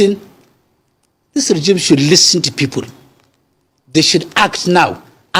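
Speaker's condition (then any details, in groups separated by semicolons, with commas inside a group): No condition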